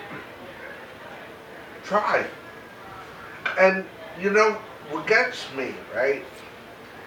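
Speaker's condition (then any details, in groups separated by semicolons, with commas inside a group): Cerebral palsy; very mild form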